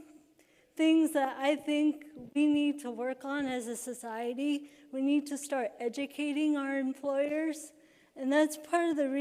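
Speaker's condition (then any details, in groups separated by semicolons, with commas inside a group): Cerebral palsy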